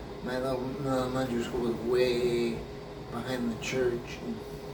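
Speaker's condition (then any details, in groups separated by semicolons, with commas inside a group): Brain injury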